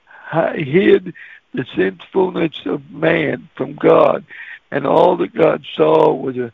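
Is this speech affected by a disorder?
Yes: cerebral palsy; cerebral palsy voice.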